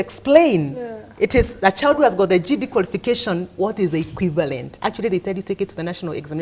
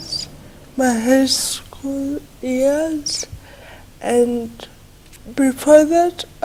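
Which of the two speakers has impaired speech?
The second: mild cerebral palsy.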